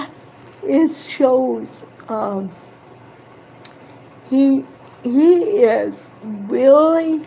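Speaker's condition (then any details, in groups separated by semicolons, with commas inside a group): Cerebral palsy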